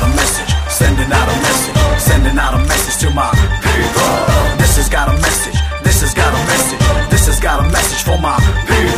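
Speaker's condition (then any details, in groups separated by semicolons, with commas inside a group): No condition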